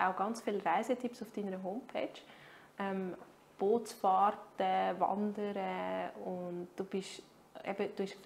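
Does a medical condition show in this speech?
No.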